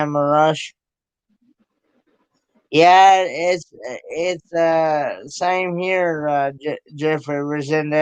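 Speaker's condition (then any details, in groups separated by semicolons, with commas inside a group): Cerebral palsy; present since birth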